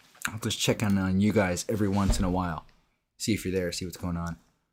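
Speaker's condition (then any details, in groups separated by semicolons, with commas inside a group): No condition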